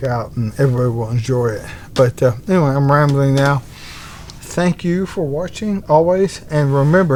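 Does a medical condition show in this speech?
Yes: ALS; bulbar-upper onset, tongue.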